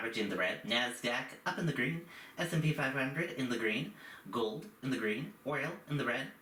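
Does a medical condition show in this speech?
No.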